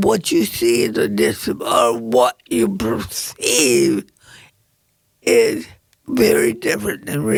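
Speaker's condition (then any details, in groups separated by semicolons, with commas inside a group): Cerebral palsy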